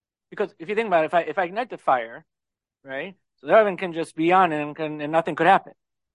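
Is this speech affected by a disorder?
No.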